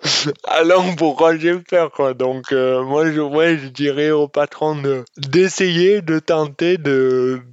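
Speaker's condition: Dystonia; congenital

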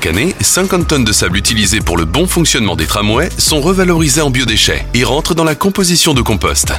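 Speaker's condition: No condition

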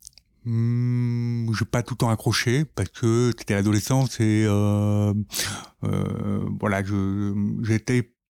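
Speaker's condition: Profound deafness from birth; profound congenital deafness, behind-the-ear hearing aids, cued speech (LPC), sign language learned later, younger sister also deaf; perceives sounds, half lipreading half hearing, must see speaker, group talk tiring, video relay centre for calls

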